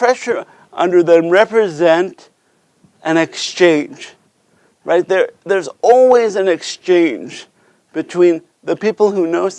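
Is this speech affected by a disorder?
Yes: cerebral palsy.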